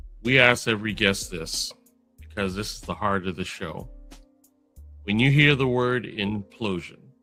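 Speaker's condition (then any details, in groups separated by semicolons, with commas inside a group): No condition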